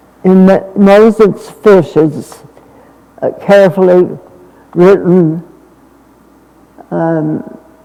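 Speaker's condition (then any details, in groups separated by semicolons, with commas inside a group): Essential tremor; more than half of life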